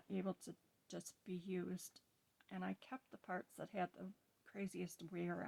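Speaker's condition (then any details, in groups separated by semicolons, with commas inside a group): No condition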